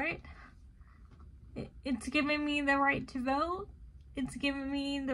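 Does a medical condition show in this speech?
Yes: cerebral palsy.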